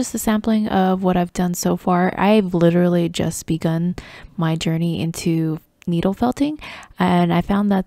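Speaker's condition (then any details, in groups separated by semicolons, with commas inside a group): No condition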